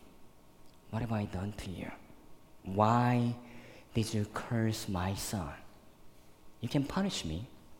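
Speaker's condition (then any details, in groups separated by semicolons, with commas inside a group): Cleft lip and palate, severe; one in junior high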